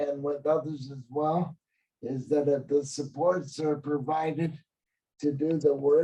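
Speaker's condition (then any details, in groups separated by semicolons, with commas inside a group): Cerebral palsy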